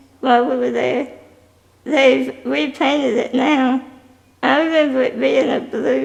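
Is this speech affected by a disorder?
Yes: spinal muscular atrophy type 2; sometimes trouble breathing, machine airflow sudden.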